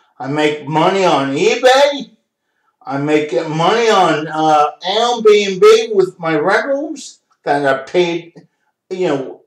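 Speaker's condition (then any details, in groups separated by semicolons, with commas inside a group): Cerebral palsy; cannot talk well, unusual voice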